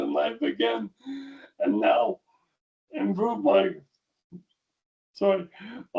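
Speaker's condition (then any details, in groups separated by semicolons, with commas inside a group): Diffuse axonal brain injury; initially not expected to speak or eat, speech therapy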